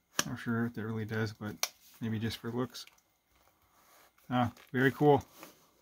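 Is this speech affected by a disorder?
No.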